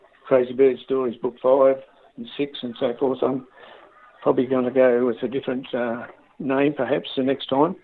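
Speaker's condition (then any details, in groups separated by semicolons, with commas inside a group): Parkinson's disease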